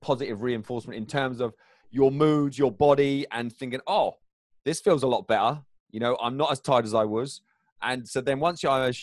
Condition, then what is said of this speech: No condition.